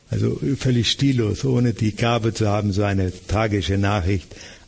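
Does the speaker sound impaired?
Yes: Parkinson's disease; about 16 to 17 years since diagnosis, hand tremor, tremor-free on stage, almost daily falls, reduced mobility.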